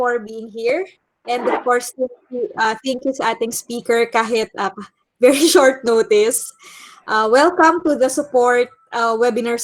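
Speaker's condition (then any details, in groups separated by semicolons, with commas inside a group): No condition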